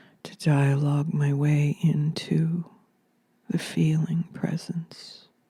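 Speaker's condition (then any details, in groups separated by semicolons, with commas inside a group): No condition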